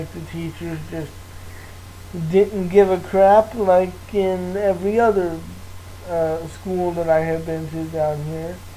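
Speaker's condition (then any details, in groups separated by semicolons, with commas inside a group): Cerebral palsy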